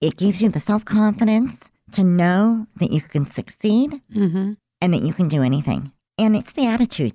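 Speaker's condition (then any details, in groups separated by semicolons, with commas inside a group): Cleft lip and palate; present since birth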